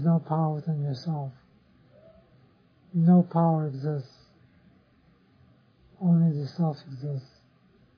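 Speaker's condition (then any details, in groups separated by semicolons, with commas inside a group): Parkinson's disease; others offer remedies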